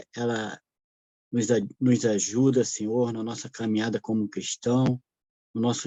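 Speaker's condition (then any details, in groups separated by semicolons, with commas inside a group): No condition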